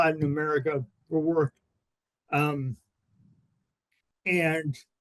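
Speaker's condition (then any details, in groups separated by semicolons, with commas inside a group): Cerebral palsy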